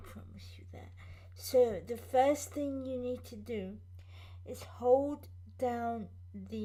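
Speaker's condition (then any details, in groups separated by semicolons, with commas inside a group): Cerebral palsy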